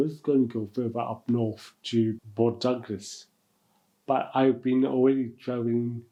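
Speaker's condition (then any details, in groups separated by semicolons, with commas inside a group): Mild cerebral palsy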